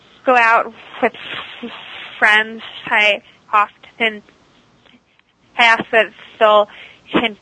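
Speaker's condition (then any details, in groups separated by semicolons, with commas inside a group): Stuttering; very severe third grade, worse high school, speakeasy from Dr. John Haskell, speech therapy helped core; device cuts stuttering about 95%, still stutters at sentence onset, worse around unfamiliar people, sometimes avoids talking; prolonged sounds, blocks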